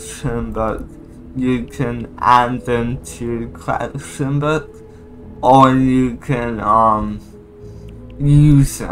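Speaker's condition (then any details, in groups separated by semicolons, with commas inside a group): Cerebral palsy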